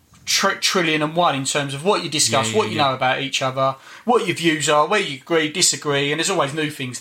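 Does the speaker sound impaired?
No.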